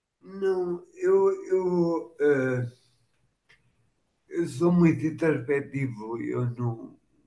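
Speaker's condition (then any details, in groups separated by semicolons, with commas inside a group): Machado-Joseph disease (sca3)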